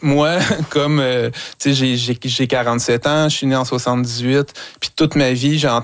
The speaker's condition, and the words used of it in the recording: Stuttering. Puis parce que parler, quand on est une personne qui bégait, parler, ça peut être une lutte.